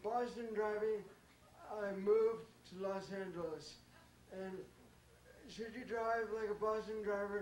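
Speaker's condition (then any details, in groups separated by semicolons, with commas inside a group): Brain injury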